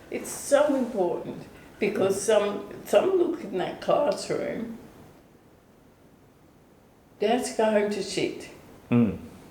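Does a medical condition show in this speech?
Yes: ALS/MND; onset foot drop.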